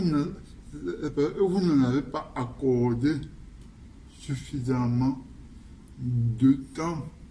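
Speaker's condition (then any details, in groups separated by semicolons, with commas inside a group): Cerebral palsy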